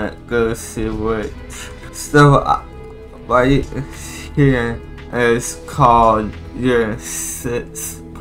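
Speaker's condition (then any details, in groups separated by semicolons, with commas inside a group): Cerebral palsy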